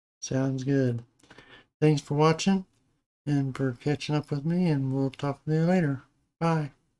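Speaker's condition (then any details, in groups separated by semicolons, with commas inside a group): Parkinson's disease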